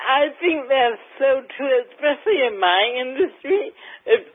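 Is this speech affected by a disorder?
Yes: cerebral palsy, mild; mildly affects speech.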